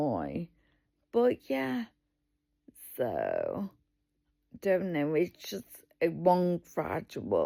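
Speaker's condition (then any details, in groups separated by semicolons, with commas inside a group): Multiple sclerosis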